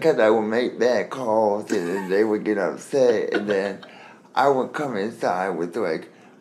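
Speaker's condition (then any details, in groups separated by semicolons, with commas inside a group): Cerebral palsy; spastic quadriplegic cerebral palsy from birth, delayed development, diagnosed by doctor, uses wheelchair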